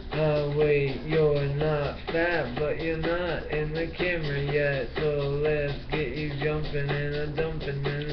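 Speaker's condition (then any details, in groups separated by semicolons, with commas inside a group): Brain injury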